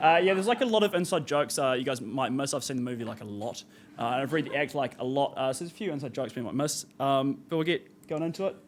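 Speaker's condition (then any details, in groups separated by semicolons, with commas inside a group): No condition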